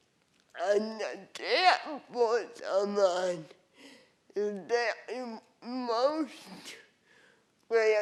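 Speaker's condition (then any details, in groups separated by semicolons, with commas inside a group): Cerebral palsy; cerebral palsy accent, listeners adjust over time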